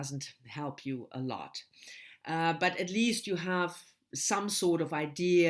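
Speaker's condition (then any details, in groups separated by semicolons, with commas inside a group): No condition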